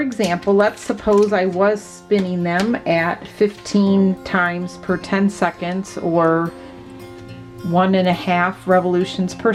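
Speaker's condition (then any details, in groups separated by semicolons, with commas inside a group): No condition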